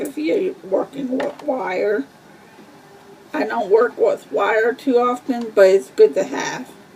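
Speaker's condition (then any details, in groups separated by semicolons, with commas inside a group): Cerebral palsy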